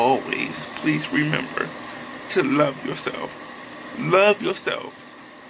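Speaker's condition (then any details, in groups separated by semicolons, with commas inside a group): Cerebral palsy; affected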